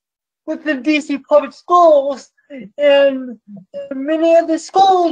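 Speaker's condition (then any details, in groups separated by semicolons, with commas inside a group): Cerebral palsy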